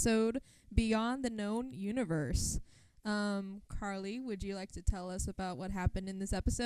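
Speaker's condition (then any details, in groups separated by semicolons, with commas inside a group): No condition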